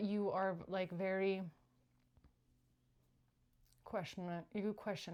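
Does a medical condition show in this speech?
No.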